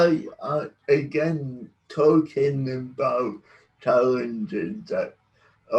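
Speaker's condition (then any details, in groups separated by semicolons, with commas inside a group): Cerebral palsy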